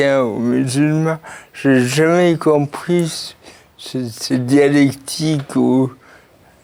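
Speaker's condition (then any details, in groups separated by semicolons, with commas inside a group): Cerebral palsy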